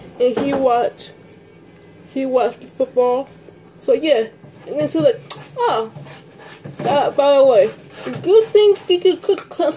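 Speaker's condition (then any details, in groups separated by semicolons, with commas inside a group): Speech impairment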